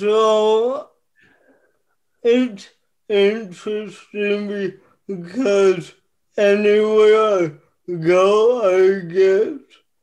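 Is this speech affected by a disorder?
Yes: cerebral palsy; ongoing gym workouts, reported to make cerebral palsy stronger.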